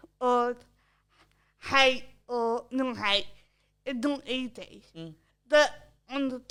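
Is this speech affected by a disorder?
Yes: cerebral palsy.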